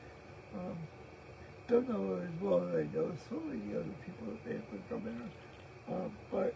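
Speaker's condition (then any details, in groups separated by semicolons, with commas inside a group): Cerebral palsy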